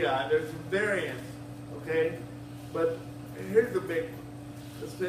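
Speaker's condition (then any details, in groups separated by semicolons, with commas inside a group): Cerebral palsy; wheelchair user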